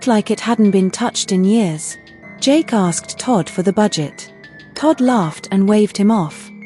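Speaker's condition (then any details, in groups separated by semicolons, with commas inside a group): No condition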